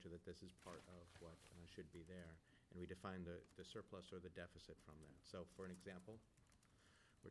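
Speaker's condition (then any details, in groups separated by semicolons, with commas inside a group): No condition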